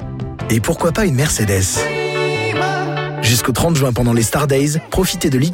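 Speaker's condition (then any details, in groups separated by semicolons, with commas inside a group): No condition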